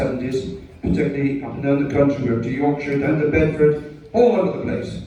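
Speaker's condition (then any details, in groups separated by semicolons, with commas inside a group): No condition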